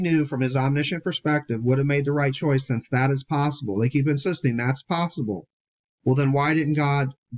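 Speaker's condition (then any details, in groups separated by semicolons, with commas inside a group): No condition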